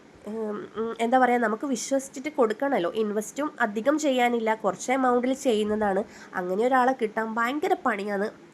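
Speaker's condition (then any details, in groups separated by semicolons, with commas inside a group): No condition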